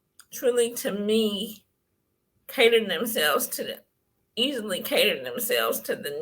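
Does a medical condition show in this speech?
Yes: cerebral palsy.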